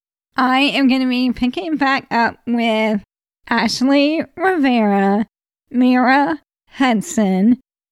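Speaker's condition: ALS; terminal ALS, no cure

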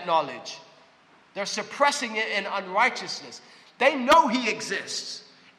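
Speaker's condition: No condition

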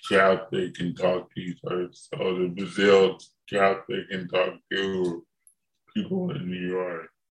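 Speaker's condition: Cerebral palsy; from birth

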